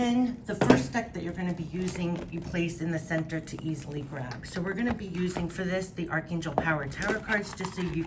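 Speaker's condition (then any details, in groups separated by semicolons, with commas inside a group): No condition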